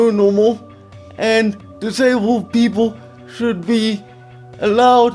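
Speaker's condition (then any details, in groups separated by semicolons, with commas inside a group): Quadriplegic cerebral palsy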